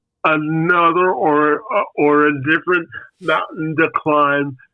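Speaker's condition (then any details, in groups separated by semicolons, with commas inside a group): Spastic quadriplegic cerebral palsy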